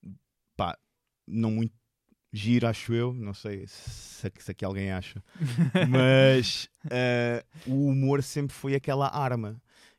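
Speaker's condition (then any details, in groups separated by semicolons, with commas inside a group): Stuttering; stuttering for 38 years, severity varies, hidden for decades, speech therapy taught acceptance and softening; stutter more noticeable in this conversation, not usual way of speaking, increased during recording; stuttering varies mild to marked, blocks, not controllable, mostly fluent on stage through voice use; prolonged sounds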